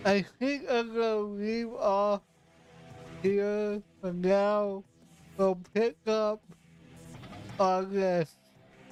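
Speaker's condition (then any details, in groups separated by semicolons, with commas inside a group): Cerebral palsy; affects voice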